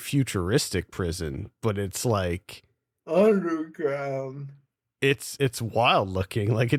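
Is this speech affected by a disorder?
No.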